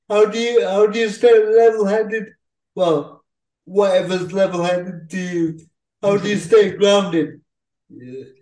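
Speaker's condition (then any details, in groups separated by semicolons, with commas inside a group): Cerebral palsy; uses a wheelchair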